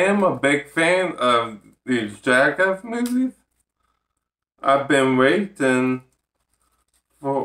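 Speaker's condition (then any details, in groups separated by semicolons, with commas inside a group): Ataxic cerebral palsy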